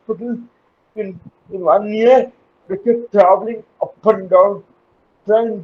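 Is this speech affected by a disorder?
Yes: cerebral palsy; uses wheelchair.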